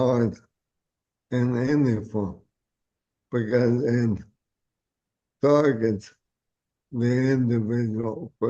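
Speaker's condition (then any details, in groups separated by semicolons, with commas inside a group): ALS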